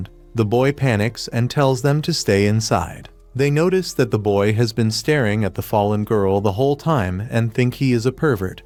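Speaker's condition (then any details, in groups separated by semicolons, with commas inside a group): No condition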